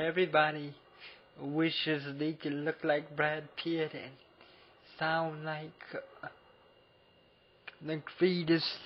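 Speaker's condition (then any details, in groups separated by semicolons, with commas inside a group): Cerebral palsy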